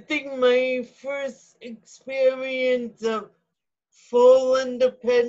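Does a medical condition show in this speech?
Yes: cerebral palsy, spastic ataxic.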